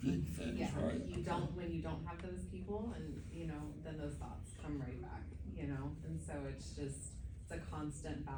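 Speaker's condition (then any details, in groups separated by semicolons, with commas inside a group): No condition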